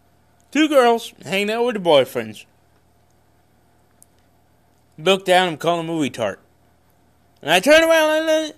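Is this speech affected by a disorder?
Yes: cerebral palsy; congenital, no known medical cause.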